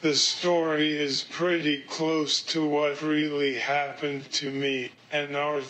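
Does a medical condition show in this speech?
Yes: ALS, through a speech-generating device; diagnosed about two years ago, lost use of all limbs; recent pneumonia with hospital stay, speaking through electronic equipment; lost use of voice, speaks through eye-operated letter-selection device with speak button.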